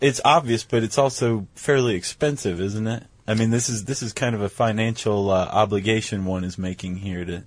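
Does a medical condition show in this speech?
No.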